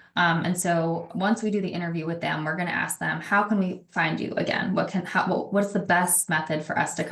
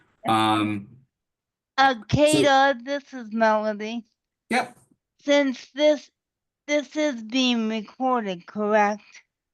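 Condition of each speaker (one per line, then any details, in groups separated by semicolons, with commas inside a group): No condition
Brain injury; visible physical disability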